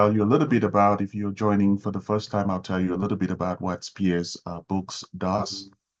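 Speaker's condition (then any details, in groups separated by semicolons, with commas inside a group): No condition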